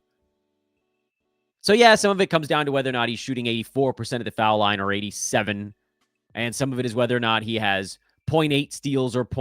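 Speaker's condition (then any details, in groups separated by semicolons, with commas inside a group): No condition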